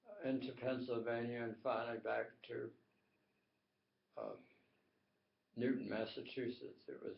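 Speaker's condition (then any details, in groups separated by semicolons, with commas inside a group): Tongue cancer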